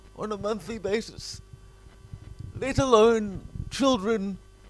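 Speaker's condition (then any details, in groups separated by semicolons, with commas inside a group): Cerebral palsy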